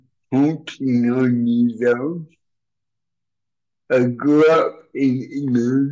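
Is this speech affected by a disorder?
Yes: cerebral palsy; lifelong, speech always this way, many years of speech therapy to gain confidence; uses VoiceIt tool for non-standard speech to help communicate; hard for others to understand, understood by friends and family, Alexa and Siri fail to understand.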